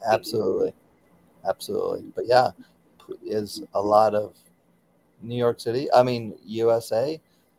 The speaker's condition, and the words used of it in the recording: Aphasia. So now, basically, number one, I'm working with a speech pathologist every day to speak not normally, but close.